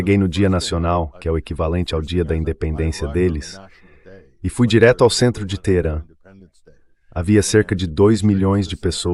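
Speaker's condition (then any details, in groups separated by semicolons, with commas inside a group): No condition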